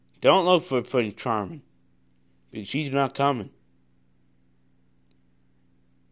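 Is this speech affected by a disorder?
Yes: cerebral palsy; wears glasses.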